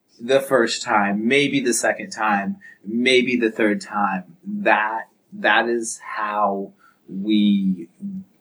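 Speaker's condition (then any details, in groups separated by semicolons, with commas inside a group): Stuttering; present for at least 10 to 12 years, speaking practice through Toastmasters, National Stuttering Association, TESA; severe stuttering; prolonged sounds, blocks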